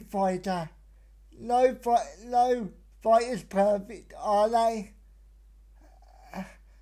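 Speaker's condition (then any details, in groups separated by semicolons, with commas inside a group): Cerebral palsy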